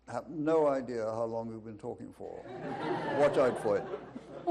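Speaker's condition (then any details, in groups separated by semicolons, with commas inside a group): No condition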